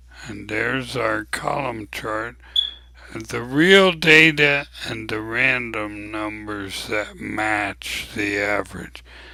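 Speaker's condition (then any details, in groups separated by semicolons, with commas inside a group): ALS; abnormally slow voice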